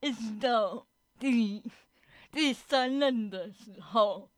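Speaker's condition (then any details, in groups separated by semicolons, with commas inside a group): Cerebral palsy; considered highly capable among people with cerebral palsy, needs little help per partner; unable to express self very clearly, voice sounds somewhat different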